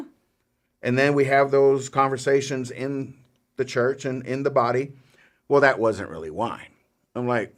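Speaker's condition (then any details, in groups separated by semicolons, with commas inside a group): No condition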